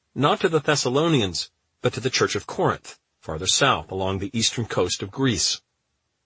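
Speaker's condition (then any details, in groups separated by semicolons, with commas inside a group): No condition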